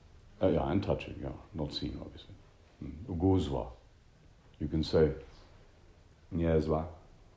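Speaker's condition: No condition

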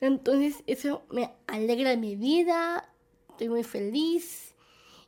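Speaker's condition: Down syndrome; present from birth

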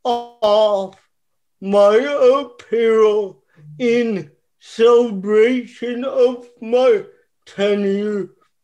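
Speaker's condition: Cerebral palsy; therapy became weight training

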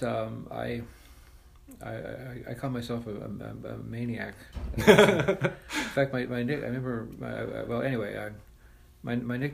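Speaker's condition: Parkinson's disease

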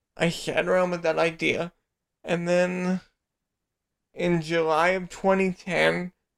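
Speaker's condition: Cerebral palsy, spastic quadriplegia

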